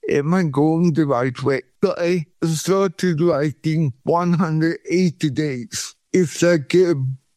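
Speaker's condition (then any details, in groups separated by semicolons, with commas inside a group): Cerebral palsy; shaking body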